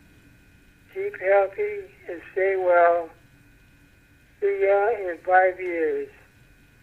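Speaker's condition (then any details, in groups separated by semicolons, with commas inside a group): Parkinson's disease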